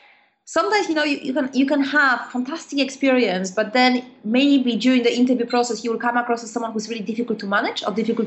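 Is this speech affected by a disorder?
No.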